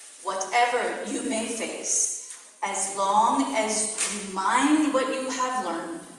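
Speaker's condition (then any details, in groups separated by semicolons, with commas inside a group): No condition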